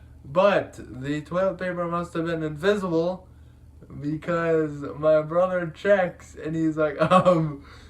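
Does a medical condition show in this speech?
Yes: cerebral palsy; able to speak.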